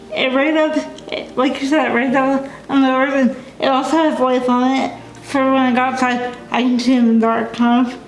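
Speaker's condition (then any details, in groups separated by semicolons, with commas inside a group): Cerebral palsy; prenatal brain injury, uses wheelchair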